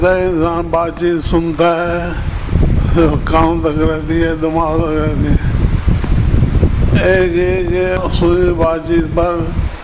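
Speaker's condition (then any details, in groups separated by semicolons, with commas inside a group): Difficulty speaking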